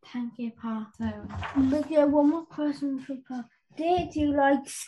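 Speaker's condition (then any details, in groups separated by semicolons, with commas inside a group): Down syndrome; extra copy of chromosome 21, present from birth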